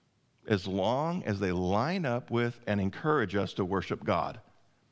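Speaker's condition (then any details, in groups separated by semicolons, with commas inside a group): No condition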